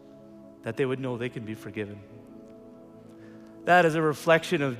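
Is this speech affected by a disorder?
No.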